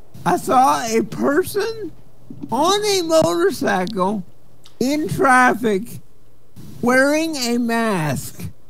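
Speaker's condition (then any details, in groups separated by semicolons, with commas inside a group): Cerebral palsy; wheelchair user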